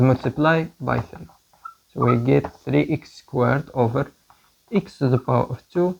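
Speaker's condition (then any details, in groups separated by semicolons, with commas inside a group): No condition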